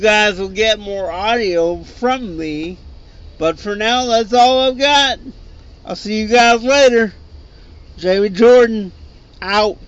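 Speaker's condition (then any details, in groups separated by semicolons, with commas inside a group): Cerebral palsy; wheelchair user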